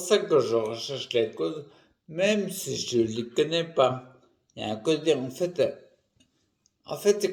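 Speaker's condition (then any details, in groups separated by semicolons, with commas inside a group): Primary progressive multiple sclerosis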